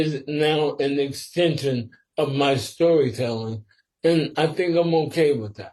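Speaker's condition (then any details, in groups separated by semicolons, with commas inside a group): Sporadic ALS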